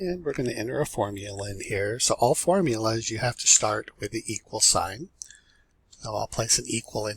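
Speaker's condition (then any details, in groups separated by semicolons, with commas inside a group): No condition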